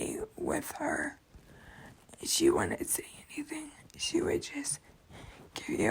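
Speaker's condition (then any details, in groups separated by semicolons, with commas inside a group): Cerebral palsy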